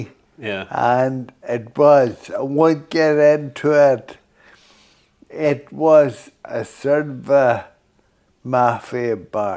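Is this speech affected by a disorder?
Yes: Friedreich's ataxia.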